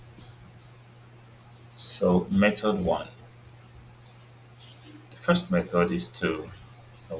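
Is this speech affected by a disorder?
No.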